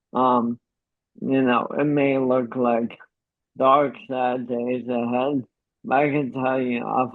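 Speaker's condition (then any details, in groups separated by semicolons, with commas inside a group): ALS; uses pre-recorded voice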